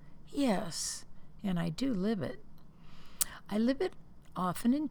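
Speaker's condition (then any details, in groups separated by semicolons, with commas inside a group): No condition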